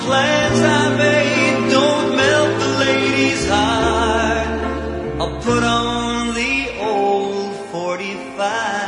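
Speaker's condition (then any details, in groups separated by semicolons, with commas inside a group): No condition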